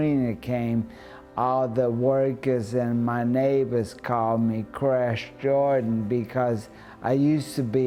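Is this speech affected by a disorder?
Yes: ALS; early stage, walks, stem cell therapy, speech and balance improved; severe before diagnosis, now slow but much clearer.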